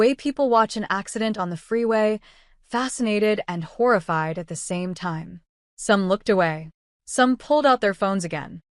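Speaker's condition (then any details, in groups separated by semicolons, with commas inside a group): No condition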